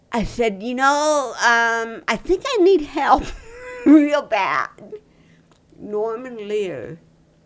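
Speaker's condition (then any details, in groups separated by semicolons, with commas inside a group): Dystonia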